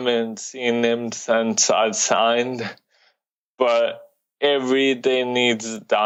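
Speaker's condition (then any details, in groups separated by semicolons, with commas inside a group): Cerebral palsy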